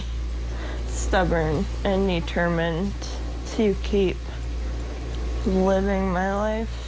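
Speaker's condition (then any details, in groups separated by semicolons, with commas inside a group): Mitochondrial disease; mitochondrial disease, progressive neuromuscular, no cure; age 18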